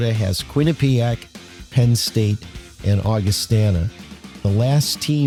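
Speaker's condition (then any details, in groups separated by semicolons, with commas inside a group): No condition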